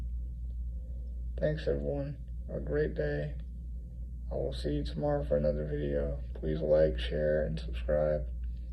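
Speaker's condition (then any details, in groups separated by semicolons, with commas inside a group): Cerebral palsy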